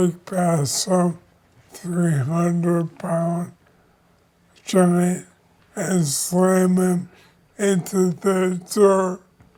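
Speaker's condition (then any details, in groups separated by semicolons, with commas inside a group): ALS; onset in hands; voice lost timbre, losing use of voice and hands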